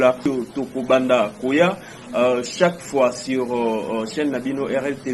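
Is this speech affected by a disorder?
No.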